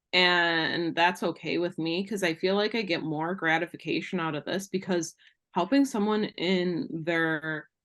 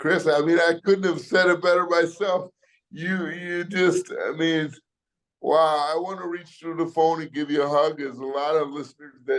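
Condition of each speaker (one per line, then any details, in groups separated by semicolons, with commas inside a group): No condition
Cerebral palsy; wheelchair user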